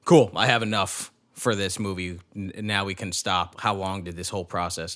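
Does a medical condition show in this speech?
No.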